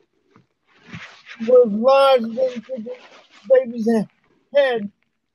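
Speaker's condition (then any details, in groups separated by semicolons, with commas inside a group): Cerebral palsy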